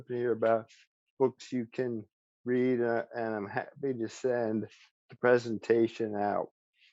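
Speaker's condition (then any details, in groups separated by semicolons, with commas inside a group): ALS; speech still preserved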